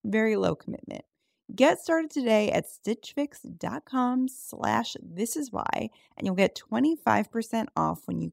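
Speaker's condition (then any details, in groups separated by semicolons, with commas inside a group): No condition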